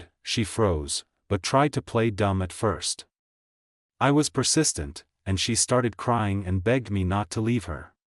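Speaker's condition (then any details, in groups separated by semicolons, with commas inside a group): No condition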